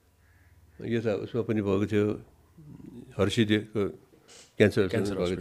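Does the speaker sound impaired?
Yes: Parkinson's disease; gait trouble, arm knocking waist, spotted by Dr Basanta Pant, DBS advised by Dr Takaomi Taira; about 12 years since diagnosis, DBS first in Nepal successful, stable, steps shrinking, shakes a lot.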